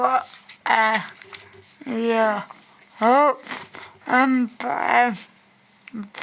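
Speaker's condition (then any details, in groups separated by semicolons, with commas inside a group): Cerebral palsy; from birth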